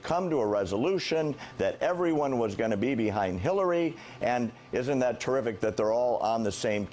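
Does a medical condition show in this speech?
No.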